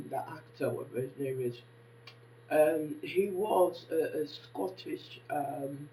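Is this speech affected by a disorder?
Yes: facial palsy; can barely hear own speech.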